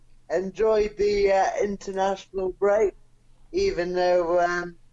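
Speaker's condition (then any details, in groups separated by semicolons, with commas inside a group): Cerebral palsy; non-progressive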